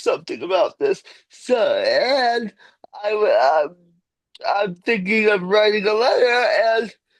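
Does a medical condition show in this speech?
Yes: cerebral palsy.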